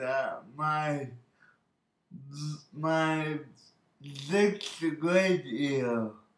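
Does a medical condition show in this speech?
Yes: birth oxygen deprivation brain injury; speech impediment from brain damage.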